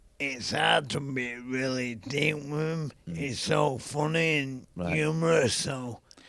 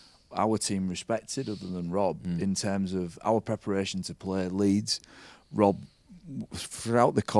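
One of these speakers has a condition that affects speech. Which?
The first: ALS; most common ALS type, young onset; recently diagnosed, very early stage, age 37; rapid voice decline, trouble with multisyllabic words, worsening.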